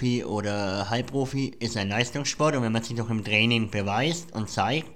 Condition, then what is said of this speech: Cleft palate. Wenn es nach der Norm gehen würde, würde jeder sagen, hör auf mit dem Podcasten, weil man kann das nicht anhören.